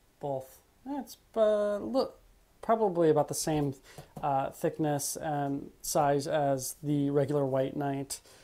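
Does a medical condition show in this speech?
No.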